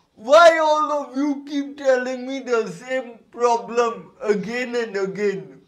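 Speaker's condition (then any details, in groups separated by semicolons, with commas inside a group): Cerebral palsy; present from birth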